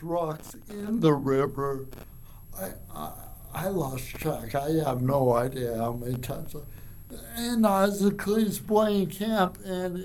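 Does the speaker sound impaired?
Yes: cerebral palsy; from birth.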